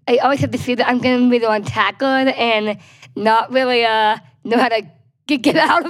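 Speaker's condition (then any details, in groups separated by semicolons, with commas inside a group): Down syndrome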